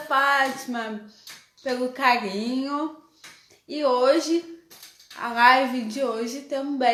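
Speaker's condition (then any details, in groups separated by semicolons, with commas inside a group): Cerebral palsy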